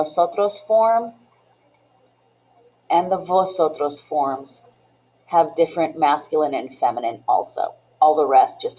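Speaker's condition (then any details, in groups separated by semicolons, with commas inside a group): No condition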